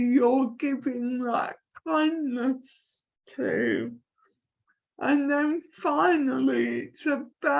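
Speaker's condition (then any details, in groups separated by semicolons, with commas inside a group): Cerebral palsy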